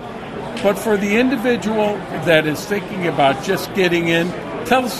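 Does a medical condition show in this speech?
No.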